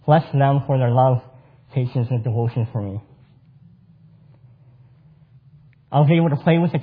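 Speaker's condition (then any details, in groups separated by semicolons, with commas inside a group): Cleft palate; congenital cleft palate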